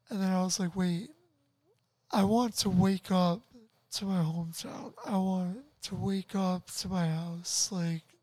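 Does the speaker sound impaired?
Yes: tracheostomy, ventilator dependent; spinal cord injury from car accident at twenty, paralyzed from neck down, early cuff-up voicelessness.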